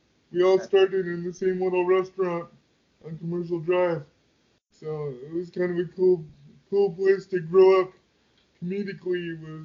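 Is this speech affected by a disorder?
Yes: quadriplegic cerebral palsy; most of body affected, wheelchair user, needs help holding mic and adjusting position on stage.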